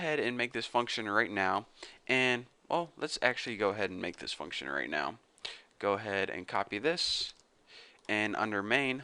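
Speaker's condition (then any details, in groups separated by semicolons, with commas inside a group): No condition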